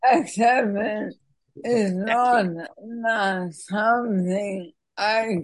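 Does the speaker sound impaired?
Yes: worsening speech; speech worsening over past 2 to 3 months; speech aggravated, symptoms feel dense, host repeats her words back for listeners.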